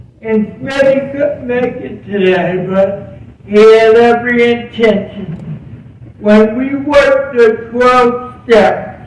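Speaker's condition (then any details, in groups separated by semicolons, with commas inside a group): Cerebral palsy; present from birth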